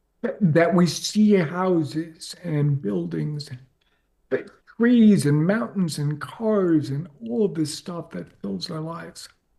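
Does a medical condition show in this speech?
Yes: ALS; progressive, onset leg.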